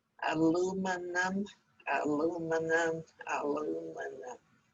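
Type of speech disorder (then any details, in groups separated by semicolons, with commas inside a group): Primary progressive apraxia of speech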